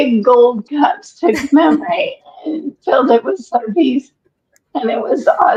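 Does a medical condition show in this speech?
Yes: ALS; breathless after exertion.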